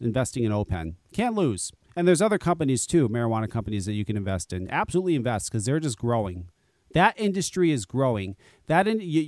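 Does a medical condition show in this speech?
No.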